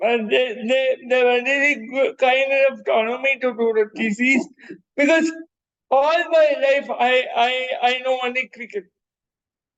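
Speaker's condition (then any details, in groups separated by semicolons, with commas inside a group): Cerebral palsy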